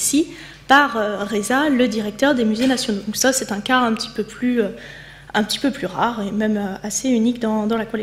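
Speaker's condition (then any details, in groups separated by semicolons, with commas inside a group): No condition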